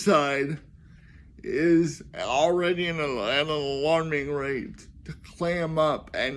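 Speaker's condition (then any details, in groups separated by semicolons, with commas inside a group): Cerebral palsy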